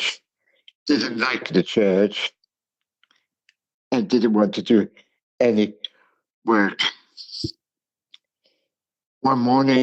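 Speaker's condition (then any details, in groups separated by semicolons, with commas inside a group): Cerebral palsy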